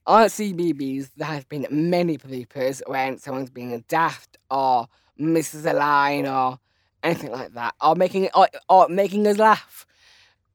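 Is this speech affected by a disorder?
Yes: Down syndrome.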